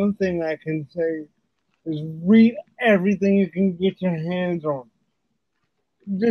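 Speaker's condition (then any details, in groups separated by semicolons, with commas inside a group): Cerebral palsy; slow speech, hard to use speech-to-text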